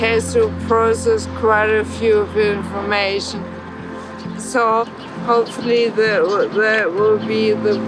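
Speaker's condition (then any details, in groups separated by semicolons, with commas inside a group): Brain injury; acquired, accident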